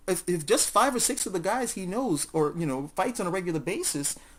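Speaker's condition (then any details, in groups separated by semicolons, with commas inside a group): No condition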